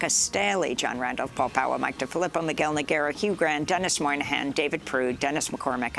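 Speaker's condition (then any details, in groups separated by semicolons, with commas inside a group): No condition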